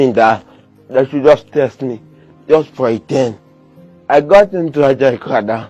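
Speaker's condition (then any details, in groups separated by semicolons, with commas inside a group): Cerebral palsy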